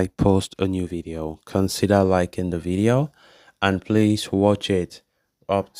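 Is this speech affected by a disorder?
No.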